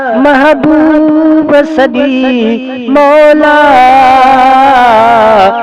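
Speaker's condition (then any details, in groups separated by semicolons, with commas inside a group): No condition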